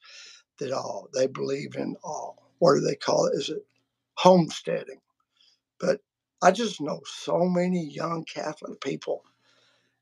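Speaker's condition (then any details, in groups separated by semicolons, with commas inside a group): Vocal cord surgery; multiple vocal cord surgeries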